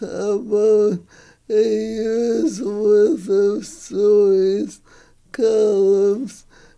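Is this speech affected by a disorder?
Yes: ALS; treated at Mayo Clinic in Rochester, stem cell research program, progression possibly slowed; progressed in some ways, no recent progression, awaiting drug pending FDA approval; talking more difficult, facial muscles weaker.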